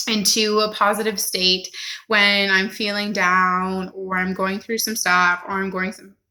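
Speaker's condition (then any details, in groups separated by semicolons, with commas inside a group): No condition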